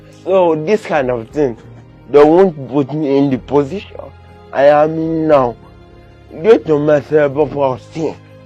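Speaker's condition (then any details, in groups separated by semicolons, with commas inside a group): Cerebral palsy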